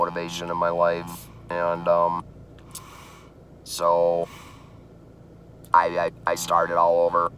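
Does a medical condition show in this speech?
Yes: laryngeal cancer laryngectomy, electrolarynx; laryngectomy, tracheostomy.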